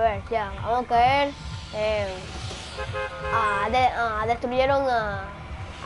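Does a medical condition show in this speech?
No.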